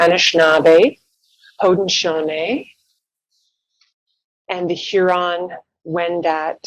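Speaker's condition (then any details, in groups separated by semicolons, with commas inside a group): No condition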